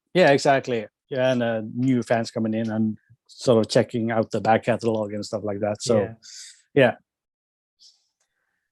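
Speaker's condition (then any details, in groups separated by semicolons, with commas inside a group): No condition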